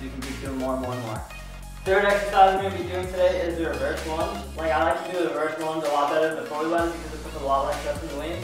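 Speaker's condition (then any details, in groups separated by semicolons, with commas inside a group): No condition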